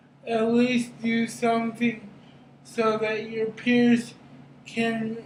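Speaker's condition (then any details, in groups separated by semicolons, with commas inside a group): Cerebral palsy; brain injury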